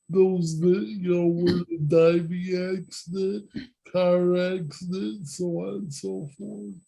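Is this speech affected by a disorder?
Yes: cerebral palsy; speech impairment.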